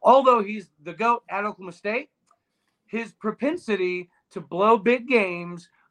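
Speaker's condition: No condition

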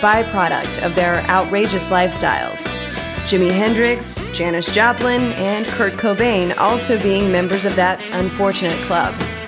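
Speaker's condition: No condition

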